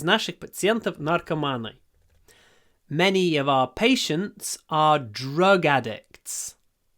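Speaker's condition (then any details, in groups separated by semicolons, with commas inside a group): No condition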